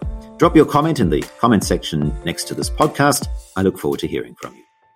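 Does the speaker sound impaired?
No.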